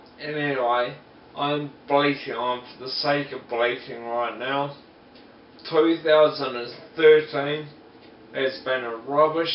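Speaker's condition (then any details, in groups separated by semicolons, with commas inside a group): Multiple sclerosis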